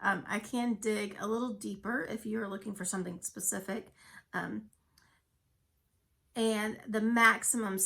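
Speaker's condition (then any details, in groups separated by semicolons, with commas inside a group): No condition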